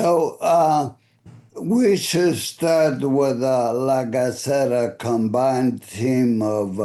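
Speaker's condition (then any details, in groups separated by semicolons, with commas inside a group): ALS; voice affected and fading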